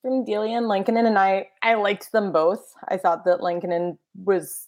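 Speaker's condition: No condition

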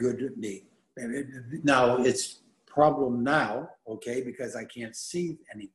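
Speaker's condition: Aphasia after stroke; still improving daily, very tired every evening

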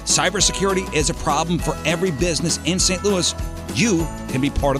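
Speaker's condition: No condition

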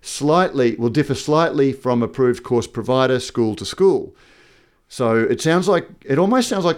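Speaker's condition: No condition

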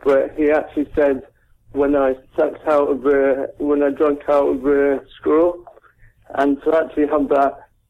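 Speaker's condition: Cerebral palsy; present from birth

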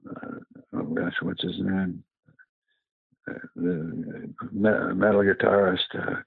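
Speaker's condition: Parkinson's; past cancer

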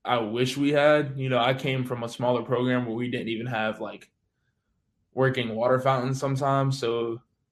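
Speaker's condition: No condition

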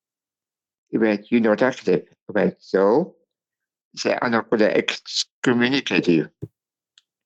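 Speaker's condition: Cerebral palsy; speech impairment

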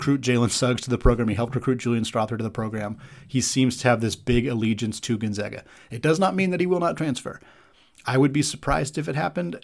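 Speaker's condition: No condition

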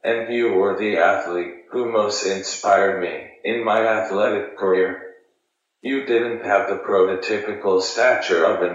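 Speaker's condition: ALS, speech-generating device; former NFL player, ALS diagnosed a few years after blocked punt in New Orleans; communicates using technology, message heard on answering machine

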